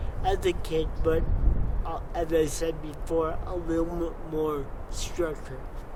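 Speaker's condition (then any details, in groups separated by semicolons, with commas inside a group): Cerebral palsy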